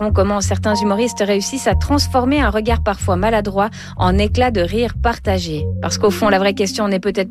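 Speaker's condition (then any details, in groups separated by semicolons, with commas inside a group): No condition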